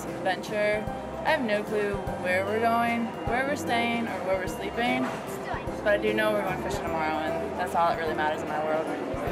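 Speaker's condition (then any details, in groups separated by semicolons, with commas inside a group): No condition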